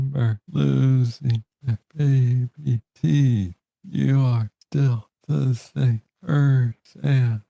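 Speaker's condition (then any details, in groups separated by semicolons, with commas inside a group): Parkinson's disease; diagnosed at age 35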